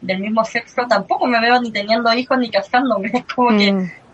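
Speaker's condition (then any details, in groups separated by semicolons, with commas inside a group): Cleft lip and palate; since early childhood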